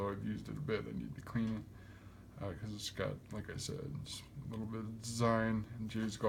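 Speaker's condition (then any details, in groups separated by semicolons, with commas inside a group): Cerebral palsy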